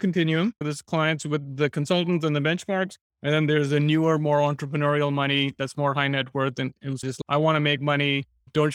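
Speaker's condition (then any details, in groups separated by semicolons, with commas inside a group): No condition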